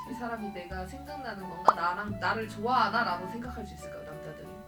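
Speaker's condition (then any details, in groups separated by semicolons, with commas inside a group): No condition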